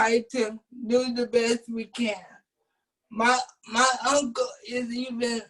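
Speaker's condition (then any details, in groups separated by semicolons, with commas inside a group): Cerebral palsy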